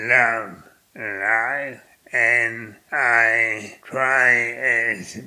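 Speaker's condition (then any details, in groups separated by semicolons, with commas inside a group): Primary lateral sclerosis; voice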